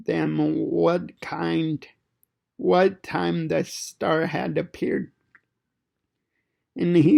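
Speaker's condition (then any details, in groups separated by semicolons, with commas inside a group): Cerebral palsy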